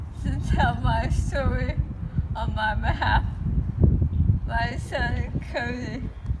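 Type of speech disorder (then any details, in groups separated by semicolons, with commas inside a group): Bulbar dysarthria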